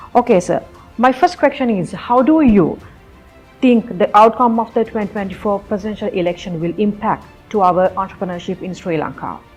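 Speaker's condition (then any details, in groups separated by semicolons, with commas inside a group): No condition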